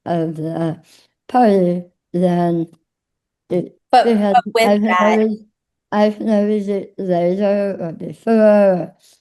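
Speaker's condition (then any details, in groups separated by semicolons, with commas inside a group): Tongue cancer; tongue cancer, treated with surgery; in remission after surgery; swallowing worse after surgery, speech often not understood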